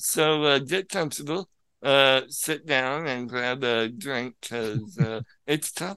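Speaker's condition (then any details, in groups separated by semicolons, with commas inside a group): Spinal muscular atrophy; father usually assists at live play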